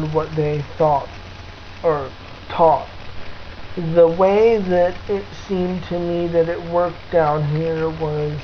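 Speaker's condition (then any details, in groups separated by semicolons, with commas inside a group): Cerebral palsy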